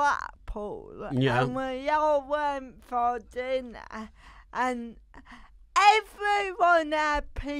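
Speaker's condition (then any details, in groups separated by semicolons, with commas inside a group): Cerebral palsy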